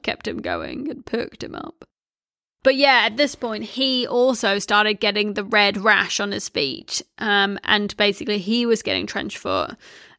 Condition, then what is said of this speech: No condition.